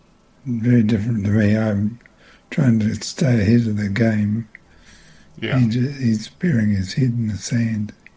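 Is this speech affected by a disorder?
Yes: multiple system atrophy.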